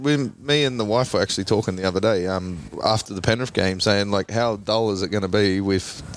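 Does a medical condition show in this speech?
No.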